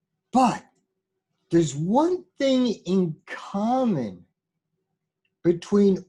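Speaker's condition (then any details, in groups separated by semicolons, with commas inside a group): No condition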